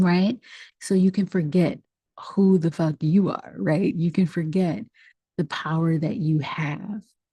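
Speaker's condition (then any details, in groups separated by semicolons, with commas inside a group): No condition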